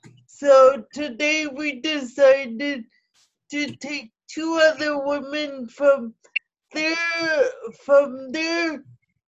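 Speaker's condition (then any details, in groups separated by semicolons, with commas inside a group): Cerebral palsy; cerebral palsy since childhood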